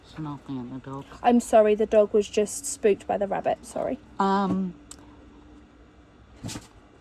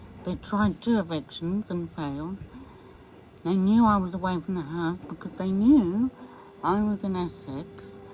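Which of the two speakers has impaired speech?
The second: MND; 33 years since onset, lungs checked; voice may be difficult to understand.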